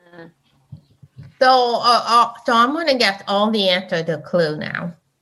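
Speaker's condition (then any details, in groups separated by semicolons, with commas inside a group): Deafness; wears hearing aid, uses speech-transcription app, uses sign language; elevates voice when not wearing hearing aid, cannot hear own voice, goes by feel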